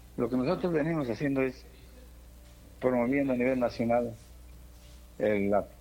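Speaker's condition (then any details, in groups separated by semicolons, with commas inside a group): Parkinson's disease; 11 years since onset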